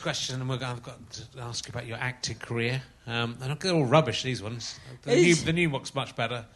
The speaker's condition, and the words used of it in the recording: No condition.